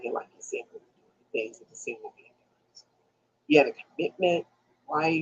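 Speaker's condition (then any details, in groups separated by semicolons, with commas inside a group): No condition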